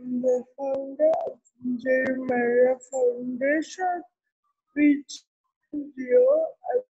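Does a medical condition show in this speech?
Yes: cerebral palsy; therapy since six months old, ongoing.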